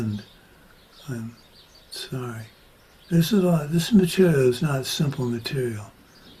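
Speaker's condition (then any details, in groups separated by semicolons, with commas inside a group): Parkinson's disease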